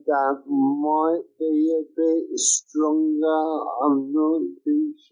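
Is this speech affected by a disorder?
Yes: cerebral palsy; caused by lack of oxygen to the brain.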